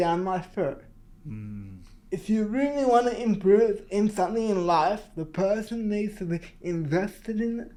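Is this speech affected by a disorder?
Yes: cerebral palsy.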